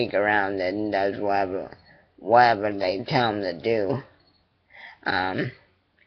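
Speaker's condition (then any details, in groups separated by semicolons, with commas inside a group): Cerebral palsy; attending therapy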